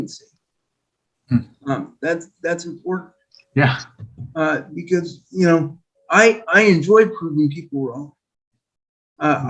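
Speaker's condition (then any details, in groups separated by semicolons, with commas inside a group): Quadriplegic cerebral palsy; describes self as very well spoken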